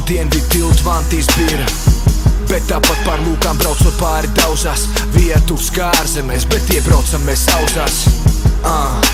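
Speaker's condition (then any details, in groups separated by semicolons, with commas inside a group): No condition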